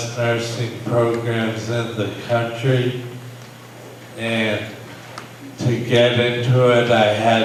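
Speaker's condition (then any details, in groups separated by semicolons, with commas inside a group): Brain injury; heroin overdose, impaired hand use; occupational, physical and speech therapy; breath runs short during sentences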